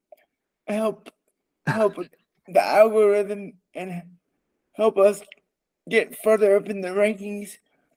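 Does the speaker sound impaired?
Yes: cerebral palsy; wheelchair user.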